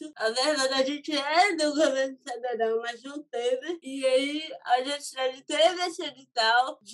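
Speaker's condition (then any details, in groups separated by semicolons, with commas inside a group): Cerebral palsy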